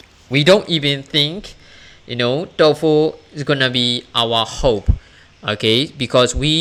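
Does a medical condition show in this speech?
No.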